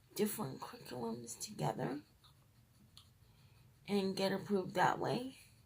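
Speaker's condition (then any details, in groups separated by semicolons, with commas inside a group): Cerebral palsy, triplegia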